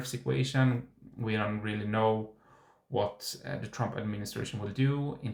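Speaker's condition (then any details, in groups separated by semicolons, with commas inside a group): No condition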